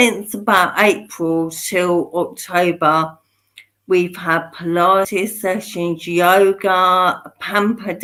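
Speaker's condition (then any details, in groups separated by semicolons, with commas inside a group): Motor neurone disease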